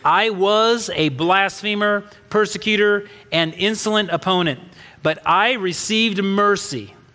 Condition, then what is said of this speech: None; typical speech.